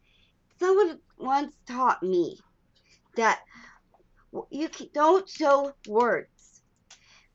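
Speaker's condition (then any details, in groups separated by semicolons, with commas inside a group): Down syndrome; walked later than other children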